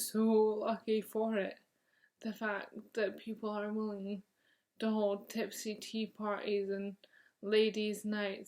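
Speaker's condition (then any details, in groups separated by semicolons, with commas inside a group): Motor neurone disease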